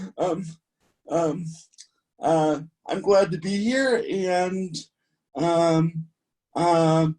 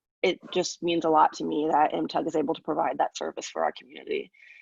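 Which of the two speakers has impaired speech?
The first: cerebral palsy; spastic type.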